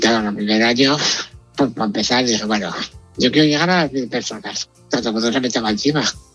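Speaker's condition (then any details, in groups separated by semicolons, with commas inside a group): Duchenne muscular dystrophy; childhood falls, diagnosed at 6 by biopsy, hospital San Juan de Dios, adolescent scoliosis surgery, poor gait; age 43, fully dependent for daily care, needs breathing assistance, muscles too atrophied to breathe unaided; Aragonese accent noted by host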